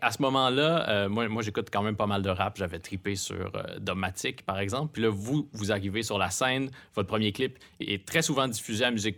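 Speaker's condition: No condition

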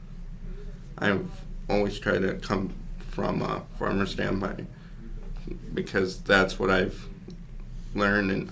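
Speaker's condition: Cerebral palsy; since birth

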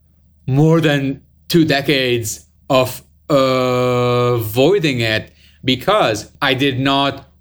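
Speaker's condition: Stutter; stutters in six languages, can sing without stuttering; prolonged sounds, blocks

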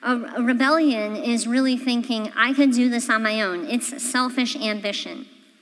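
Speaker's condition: Cleft palate; congenital

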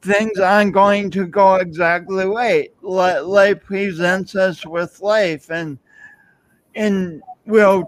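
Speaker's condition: Speech impediment; slow speech, audible impediment, listeners need a few extra seconds to process

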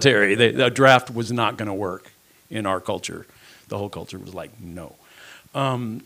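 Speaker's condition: No condition

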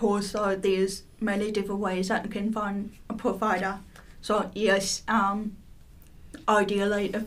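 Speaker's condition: Profound deafness

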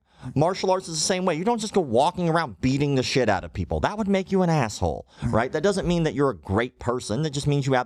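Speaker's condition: Cleft lip and palate; cleft lip and palate present from birth

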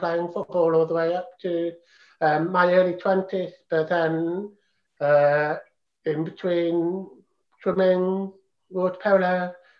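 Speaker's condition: Profound deafness, congenital profound deafness; hours daily

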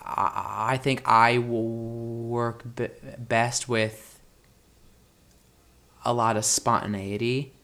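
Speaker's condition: Stuttering; not caused by nervousness; pauses searching for a word; varies with excitement, worse when hurt, stuttered on tour stage, stuttered a lot in Grease audition; repeated sounds, prolonged sounds

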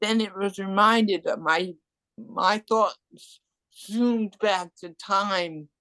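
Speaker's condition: Cerebral palsy and hearing loss; adult

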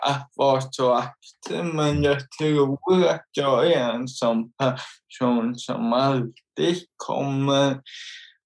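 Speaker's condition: Cerebral palsy; involuntary jerks

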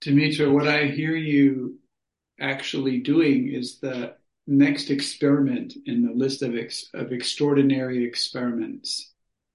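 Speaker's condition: No condition

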